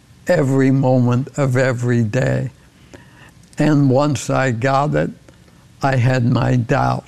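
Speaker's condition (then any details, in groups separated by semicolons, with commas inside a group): ALS; progressive ALS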